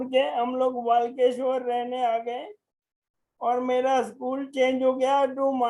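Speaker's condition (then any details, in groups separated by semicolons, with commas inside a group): Motor neuron disease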